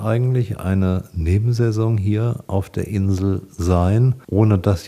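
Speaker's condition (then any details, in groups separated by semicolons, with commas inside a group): No condition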